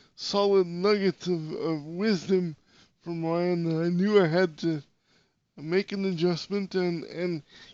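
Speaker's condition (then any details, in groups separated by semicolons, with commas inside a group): Cerebral palsy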